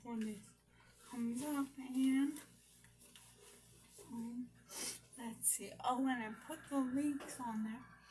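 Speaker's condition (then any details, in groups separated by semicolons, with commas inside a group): Brain injury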